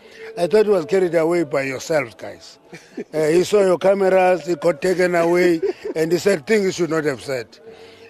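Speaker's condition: No condition

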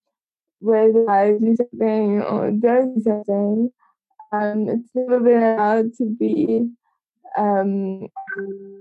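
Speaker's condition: Cerebral palsy; congenital, from birth, age 25

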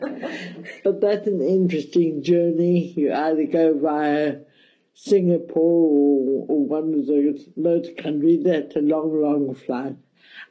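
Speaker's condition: Cerebral palsy, mild; speech mildly affected

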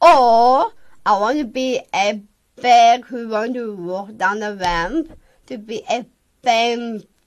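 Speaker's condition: Down syndrome; from birth, confirmed 3 days after birth, heart hole closed spontaneously at age 2; age 20; speaks a lot slower, learns and moves slower

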